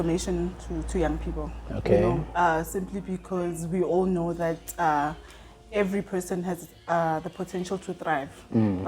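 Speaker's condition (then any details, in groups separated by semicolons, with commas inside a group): No condition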